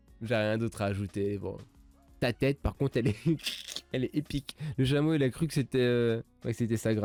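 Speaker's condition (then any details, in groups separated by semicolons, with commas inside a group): No condition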